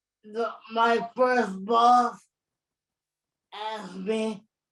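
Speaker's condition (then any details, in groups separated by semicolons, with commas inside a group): Cerebral palsy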